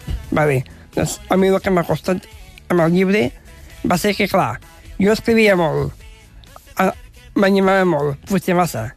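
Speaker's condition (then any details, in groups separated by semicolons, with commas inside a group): Down syndrome; adult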